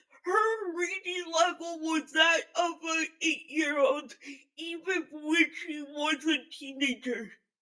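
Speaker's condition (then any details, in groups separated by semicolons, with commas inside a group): Physical speech impairment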